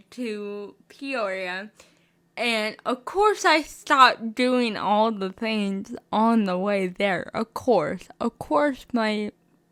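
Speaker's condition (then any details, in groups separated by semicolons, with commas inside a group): Spastic cerebral palsy, mixed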